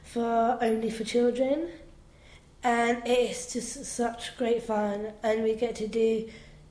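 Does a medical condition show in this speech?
Yes: Down syndrome; down syndrome since birth.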